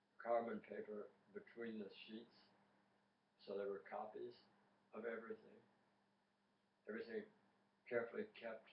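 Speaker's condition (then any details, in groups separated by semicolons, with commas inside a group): Tongue cancer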